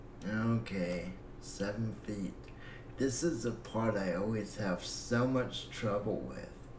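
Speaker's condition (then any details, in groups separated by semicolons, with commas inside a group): Cerebral palsy; breathing fine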